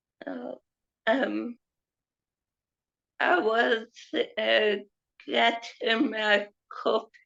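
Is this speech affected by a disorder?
Yes: cerebral palsy; affects speech and mobility.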